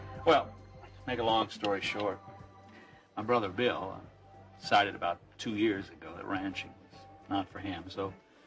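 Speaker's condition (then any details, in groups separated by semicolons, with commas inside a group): No condition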